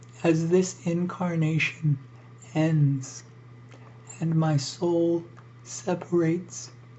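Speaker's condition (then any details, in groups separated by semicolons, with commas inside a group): ALS; struggles to breathe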